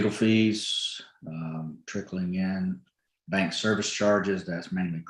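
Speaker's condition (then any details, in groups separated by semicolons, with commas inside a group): No condition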